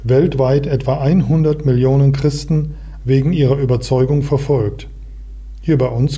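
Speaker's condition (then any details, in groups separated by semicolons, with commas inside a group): No condition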